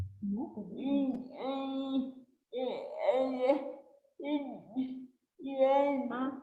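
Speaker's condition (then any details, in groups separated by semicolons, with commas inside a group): Cerebral palsy; since birth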